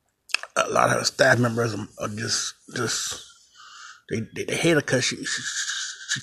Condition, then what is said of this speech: Stuttering. I know you're like, damn, what nigga always stuttering so much.